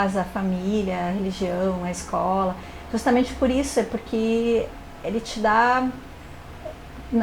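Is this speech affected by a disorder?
No.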